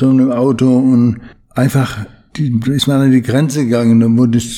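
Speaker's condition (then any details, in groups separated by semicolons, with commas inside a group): Parkinson's disease; limits daily routine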